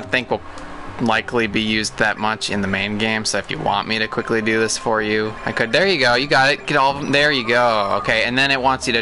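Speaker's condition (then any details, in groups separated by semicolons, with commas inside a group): No condition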